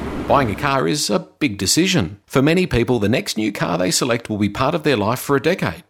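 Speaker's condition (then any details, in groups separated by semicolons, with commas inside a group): No condition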